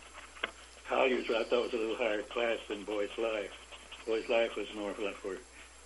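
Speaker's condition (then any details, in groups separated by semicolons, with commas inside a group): Parkinson's disease; about 25 years since onset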